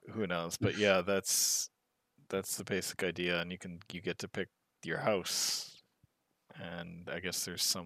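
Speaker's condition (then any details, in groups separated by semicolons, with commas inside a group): No condition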